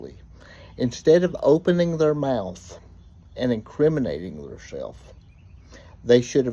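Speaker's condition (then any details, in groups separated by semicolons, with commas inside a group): Cerebral palsy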